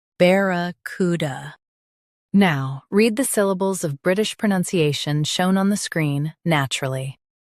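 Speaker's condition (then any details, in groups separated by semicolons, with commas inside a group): No condition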